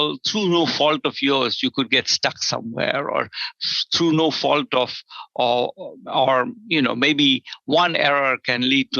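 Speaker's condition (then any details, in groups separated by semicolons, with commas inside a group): No condition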